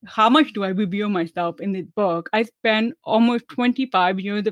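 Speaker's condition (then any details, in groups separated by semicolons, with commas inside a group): Deafness; hearing loss, about 25 years passing as hearing; uses hearing aids and closed captioning, not fluent in sign language; relearned English and speaking, about 10 years of speech therapy, told speaks really well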